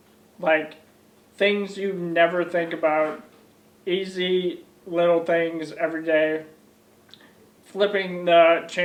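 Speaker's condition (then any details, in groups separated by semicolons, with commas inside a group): ALS; onset in legs, then arms, then core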